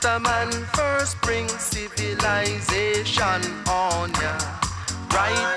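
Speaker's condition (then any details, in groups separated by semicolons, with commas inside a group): No condition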